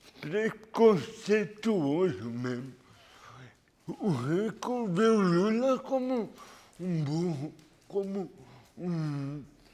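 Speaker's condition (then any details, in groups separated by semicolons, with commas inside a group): Cerebral palsy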